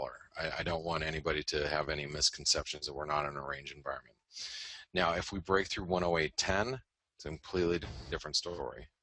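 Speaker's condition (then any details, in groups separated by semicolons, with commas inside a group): No condition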